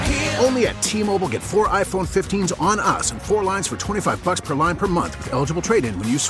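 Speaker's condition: No condition

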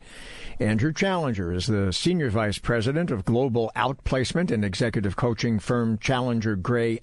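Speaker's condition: No condition

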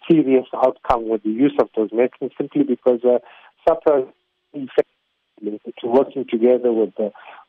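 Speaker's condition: No condition

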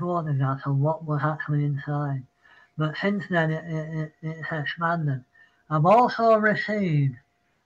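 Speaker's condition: Parkinson's; citing Parkinson's

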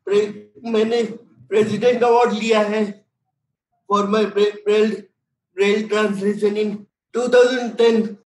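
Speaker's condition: Cerebral palsy; cerebral palsy since birth, wheelchair user, cannot walk; age 43; halting speech, repeats words, mixes Hindi and English

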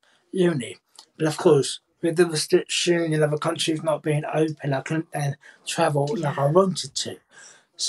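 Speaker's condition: Cerebral palsy, profound hearing loss; boccia class BC5 formerly BC2

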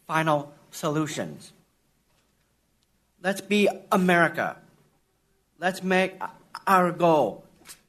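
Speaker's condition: Down syndrome; adult man

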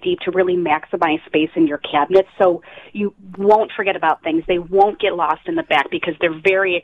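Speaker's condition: No condition

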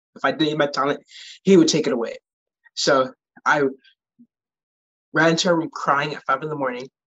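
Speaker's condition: Stutter; born deaf; sometimes really hard, prefers listeners not finish sentences; blocks

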